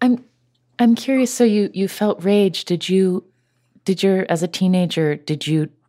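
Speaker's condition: No condition

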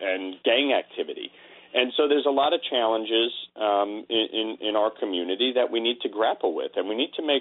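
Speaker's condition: No condition

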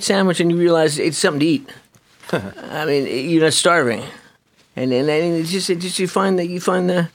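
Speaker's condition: Parkinson's disease; young onset

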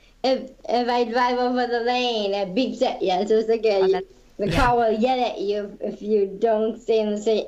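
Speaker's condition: Down syndrome; reads and speaks better than sings

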